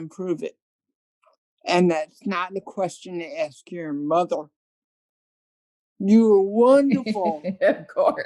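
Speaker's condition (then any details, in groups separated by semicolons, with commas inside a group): Cerebral palsy; present from birth, hearing loss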